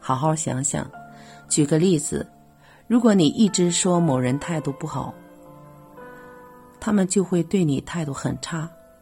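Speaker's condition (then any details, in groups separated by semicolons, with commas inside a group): No condition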